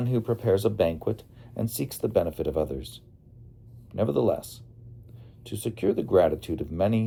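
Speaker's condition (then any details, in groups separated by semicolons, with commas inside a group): No condition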